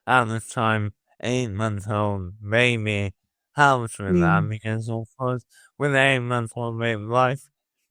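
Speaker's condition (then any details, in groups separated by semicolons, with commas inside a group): Motor neuron disease; progressing, can no longer type; voice affected, early slurring, nasal speech, hand weakness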